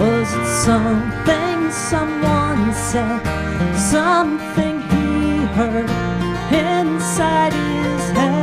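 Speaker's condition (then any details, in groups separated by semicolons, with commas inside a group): No condition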